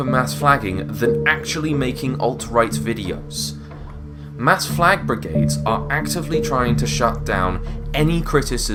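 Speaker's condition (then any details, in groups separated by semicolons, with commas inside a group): No condition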